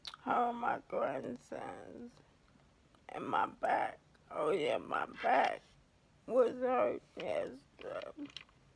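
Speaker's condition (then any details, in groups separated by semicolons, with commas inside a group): ALS; affects hands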